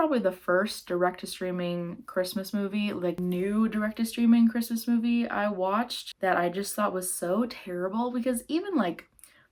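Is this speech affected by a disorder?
No.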